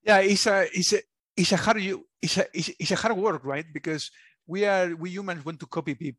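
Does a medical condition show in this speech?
Yes: stuttering; past speech therapy, daily maintenance of learned techniques; stutter about the same in English and first language, English not first language; here repeated sounds.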